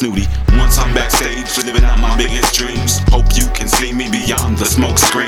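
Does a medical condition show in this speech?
No.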